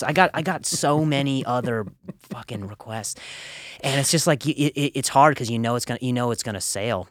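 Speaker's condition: Stutter, acquired neurogenic; lost motor skill function after sleeping on a softball concussion; about 10 years since onset, ongoing speech therapy and physical therapy; fears stuttering when talking to admired comics at the Comedy Store, eases with comfort; repeated sounds, repeated words

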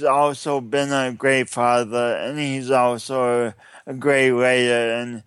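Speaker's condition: Cerebral palsy; adult, regular yoga practice for about 7 years, coordination difficulties

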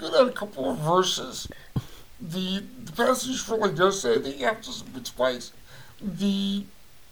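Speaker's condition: Cerebral palsy; voice audibly affected

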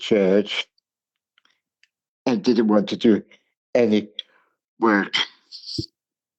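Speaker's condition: Cerebral palsy; speech impairment

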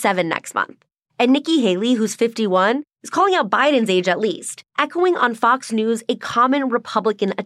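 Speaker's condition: No condition

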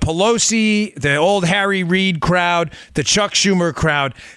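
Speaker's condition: No condition

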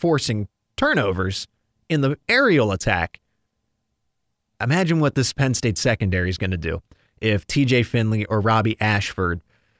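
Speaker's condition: No condition

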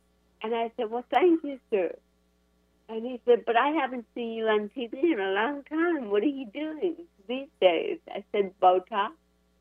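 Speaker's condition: Cerebral palsy; diagnosed at UCLA

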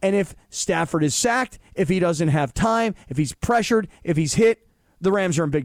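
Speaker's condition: No condition

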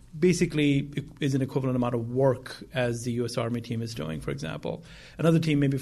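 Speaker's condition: No condition

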